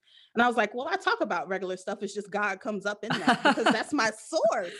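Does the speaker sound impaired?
No.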